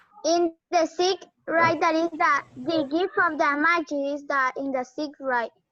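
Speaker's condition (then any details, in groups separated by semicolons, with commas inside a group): No condition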